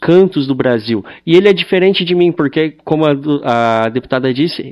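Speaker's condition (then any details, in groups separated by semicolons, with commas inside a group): Cleft lip and palate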